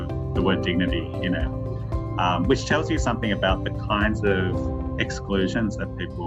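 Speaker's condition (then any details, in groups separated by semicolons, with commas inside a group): No condition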